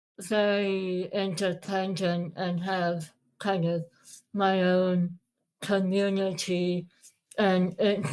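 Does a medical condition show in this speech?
Yes: Moebius syndrome.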